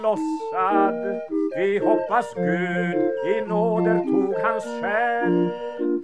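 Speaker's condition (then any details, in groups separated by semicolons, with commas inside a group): No condition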